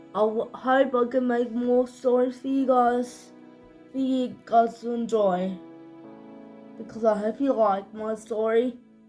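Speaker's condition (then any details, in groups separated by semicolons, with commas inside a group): Cerebral palsy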